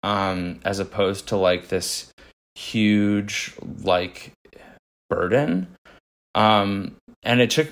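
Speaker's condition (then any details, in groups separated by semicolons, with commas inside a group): Stuttering; stutter present since earliest memories of speaking, childhood onset; stutter often quite mild, can flare up; audible disfluency, subtle pauses, uses strategies while speaking, automated voice systems misrecognize names starting r; prolonged sounds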